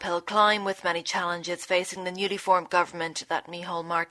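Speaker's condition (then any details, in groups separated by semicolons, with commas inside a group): No condition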